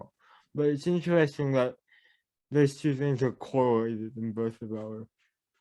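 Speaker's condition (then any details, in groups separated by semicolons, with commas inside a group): Cerebral palsy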